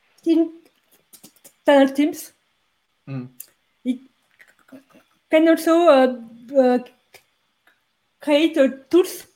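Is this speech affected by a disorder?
Yes: stuttering; led to rejection from computer science master's program; here repeated sounds, blocks.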